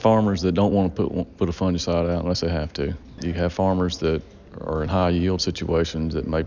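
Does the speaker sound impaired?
No.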